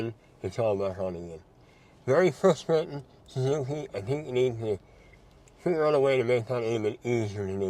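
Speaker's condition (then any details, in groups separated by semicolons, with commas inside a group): Mouth cancer surgery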